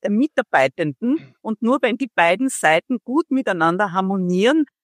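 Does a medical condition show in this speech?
No.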